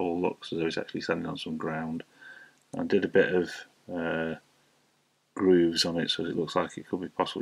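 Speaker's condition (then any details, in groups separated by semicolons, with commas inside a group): No condition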